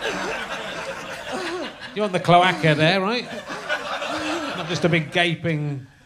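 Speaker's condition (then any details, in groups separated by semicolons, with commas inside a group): No condition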